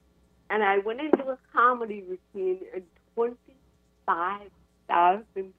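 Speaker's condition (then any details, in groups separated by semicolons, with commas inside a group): Cerebral palsy; spinal cord surgery C1 to C7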